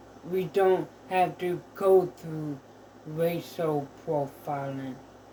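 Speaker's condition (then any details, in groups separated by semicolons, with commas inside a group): Mild cerebral palsy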